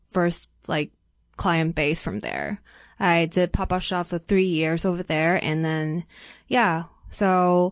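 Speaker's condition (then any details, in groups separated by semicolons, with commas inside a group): No condition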